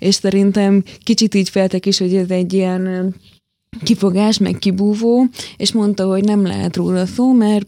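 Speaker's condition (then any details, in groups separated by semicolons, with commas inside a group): Hearing loss; hard of hearing, likely from birth, detected at age five, first hearing aid at five; hearing aids in both ears, relies on lip-reading, unaided hears almost nothing beyond one meter; quiet child, started speaking late, recited nursery rhymes poorly in kindergarten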